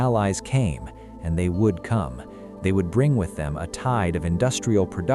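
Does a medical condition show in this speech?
No.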